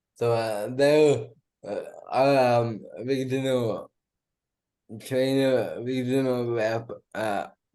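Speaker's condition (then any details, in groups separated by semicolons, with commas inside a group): Cerebral palsy; diagnosed at about two months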